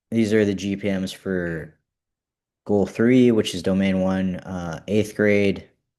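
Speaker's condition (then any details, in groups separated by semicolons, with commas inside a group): No condition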